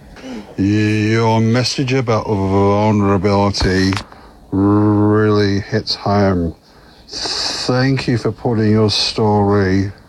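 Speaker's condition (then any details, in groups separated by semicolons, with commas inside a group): Stutter; lifelong stutter; recently attended Maguire programme course in Melbourne to work on speech, take back control; communication challenging throughout life, fear of stuttering, host calls voice beautiful and powerful; repeated sounds, prolonged sounds, blocks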